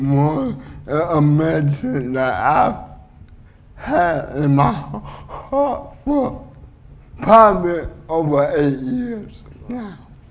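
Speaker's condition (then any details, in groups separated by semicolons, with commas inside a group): Cerebral palsy; uses wheelchair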